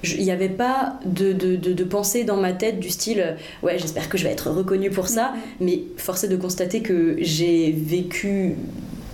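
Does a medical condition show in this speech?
No.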